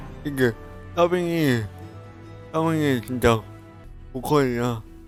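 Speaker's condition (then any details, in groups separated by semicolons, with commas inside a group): Brain lesion disability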